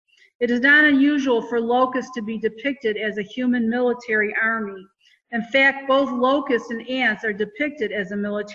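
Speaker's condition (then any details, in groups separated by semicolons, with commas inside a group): No condition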